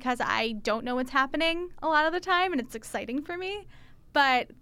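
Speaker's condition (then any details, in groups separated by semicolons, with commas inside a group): No condition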